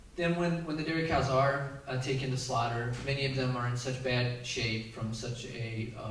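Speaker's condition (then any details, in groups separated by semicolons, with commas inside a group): No condition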